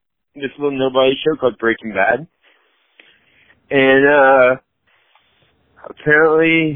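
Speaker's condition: Cerebral palsy, mild; had speech therapy

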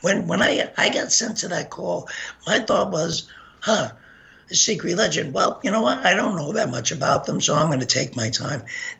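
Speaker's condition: Gunshot injury to voice box; from Oak Creek Sikh temple shooting

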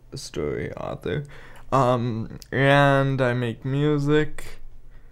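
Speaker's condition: Cerebral palsy, spastic quadriplegia

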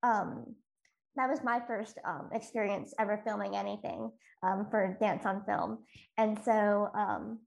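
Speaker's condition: Cleft lip and palate

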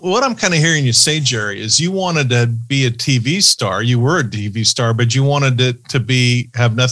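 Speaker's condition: No condition

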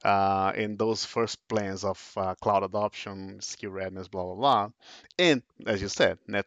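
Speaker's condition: No condition

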